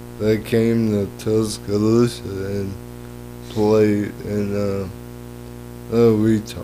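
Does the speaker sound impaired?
Yes: cerebral palsy; lifelong.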